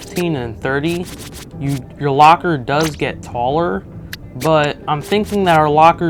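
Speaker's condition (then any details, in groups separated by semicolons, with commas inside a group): No condition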